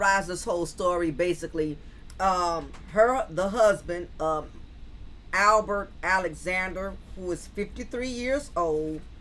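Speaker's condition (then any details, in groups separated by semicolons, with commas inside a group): No condition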